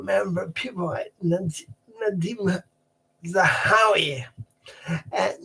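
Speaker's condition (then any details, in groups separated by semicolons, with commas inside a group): Cerebral palsy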